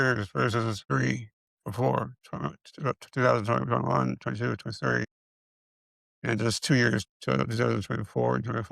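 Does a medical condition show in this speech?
Yes: multiple system atrophy; five years since onset, impaired mobility, falls.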